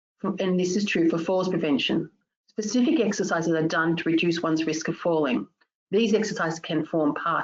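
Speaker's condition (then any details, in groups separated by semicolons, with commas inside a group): No condition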